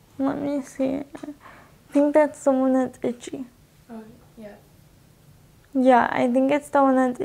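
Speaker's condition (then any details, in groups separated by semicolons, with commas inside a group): Cerebral palsy, spastic quadriplegic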